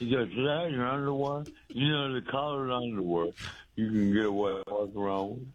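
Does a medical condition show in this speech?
Yes: speech impediment; cause unclear, stabbed by girlfriend and hit on head with ashtray years ago.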